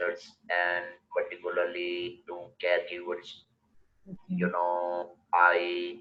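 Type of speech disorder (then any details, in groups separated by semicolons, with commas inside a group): Electrolarynx speech; laryngectomy for throat cancer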